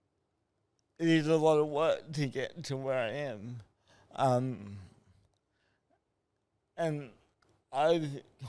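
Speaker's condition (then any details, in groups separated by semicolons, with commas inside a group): Cerebral palsy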